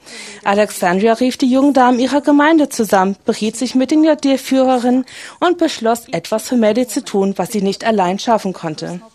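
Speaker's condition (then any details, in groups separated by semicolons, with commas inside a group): No condition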